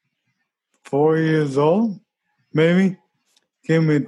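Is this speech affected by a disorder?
Yes: ALS; unable to run.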